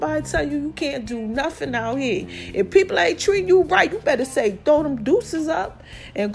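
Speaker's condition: No condition

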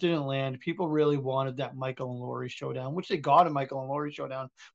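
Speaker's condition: No condition

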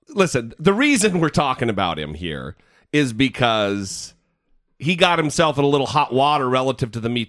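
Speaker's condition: No condition

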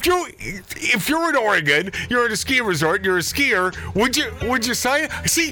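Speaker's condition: No condition

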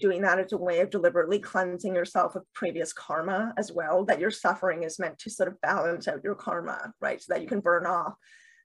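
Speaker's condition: Deafness with cochlear implants, bilateral cochlear implants; would be unable to communicate without implants

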